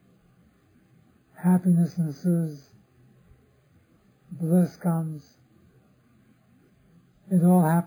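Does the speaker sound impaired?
Yes: Parkinson's disease; others offer remedies.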